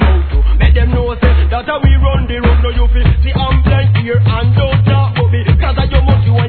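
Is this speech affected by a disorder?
No.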